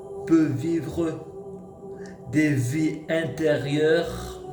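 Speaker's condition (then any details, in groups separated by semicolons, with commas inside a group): Multiple sclerosis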